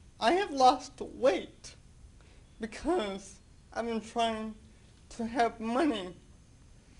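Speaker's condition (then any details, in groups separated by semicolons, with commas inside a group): Cerebral palsy; walker, wheelchair for long distances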